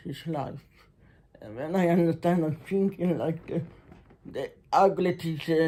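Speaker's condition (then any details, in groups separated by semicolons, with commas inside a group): Muscular Parkinson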